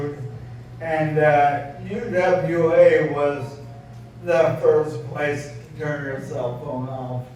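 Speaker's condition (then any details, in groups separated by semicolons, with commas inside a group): ALS; voice sounds impaired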